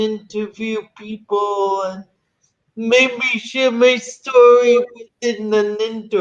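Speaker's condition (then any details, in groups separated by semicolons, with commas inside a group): Cerebral palsy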